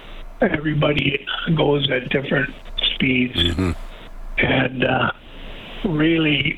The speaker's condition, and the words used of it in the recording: ALS (motor neuron disease). Now it's worked into my shoulders and my wind and a little bit of speech.